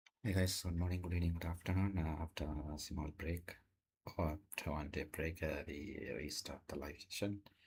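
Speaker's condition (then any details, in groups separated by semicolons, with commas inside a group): No condition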